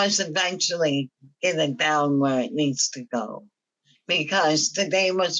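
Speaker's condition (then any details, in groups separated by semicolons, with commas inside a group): Myasthenia gravis; swallowing and talking problems at diagnosis, BiPAP assists breathing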